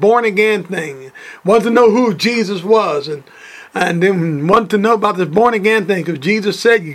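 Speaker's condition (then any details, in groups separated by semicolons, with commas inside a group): No condition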